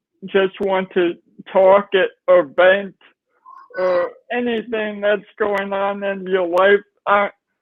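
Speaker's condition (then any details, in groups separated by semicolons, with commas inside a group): Cerebral palsy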